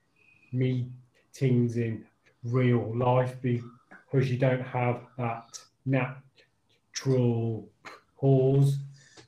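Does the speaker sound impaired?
Yes: stammer; stammer since childhood, hard reading aloud at school, phone calls, ordering train tickets, phone callers hung up thinking prank call; still stammers, lockdown impacted stammer, had mask made saying i stammer, you'll have to wait; sound, word and phrase repetitions, part-word repetitions, fillers like um and uh; here prolonged sounds, blocks.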